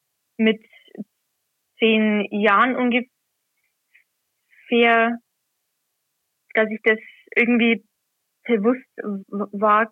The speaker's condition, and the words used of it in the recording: Stuttering. Natürlich war es nicht stotterfrei, um Gottes Willen